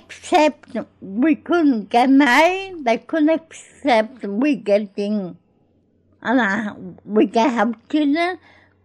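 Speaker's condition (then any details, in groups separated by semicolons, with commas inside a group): Cerebral palsy; born in Greece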